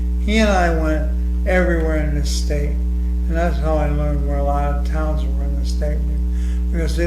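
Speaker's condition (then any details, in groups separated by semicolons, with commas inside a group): ALS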